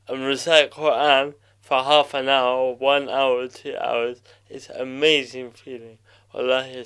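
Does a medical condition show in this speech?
Yes: cerebral palsy.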